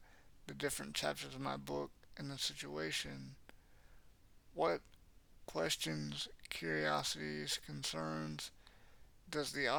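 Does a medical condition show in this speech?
Yes: cerebral palsy; has had speech therapy.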